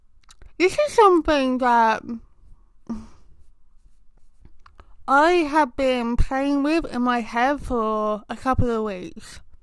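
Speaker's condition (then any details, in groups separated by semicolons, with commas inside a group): Tongue cancer; oral cancer starting as tongue patch, spread to neck lymph nodes, HPV suspected trigger, late presentation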